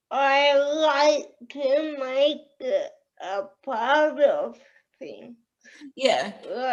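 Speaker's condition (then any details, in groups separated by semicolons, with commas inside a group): Cerebral palsy; powerchair user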